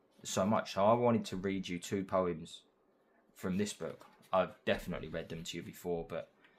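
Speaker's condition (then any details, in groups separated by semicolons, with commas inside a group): No condition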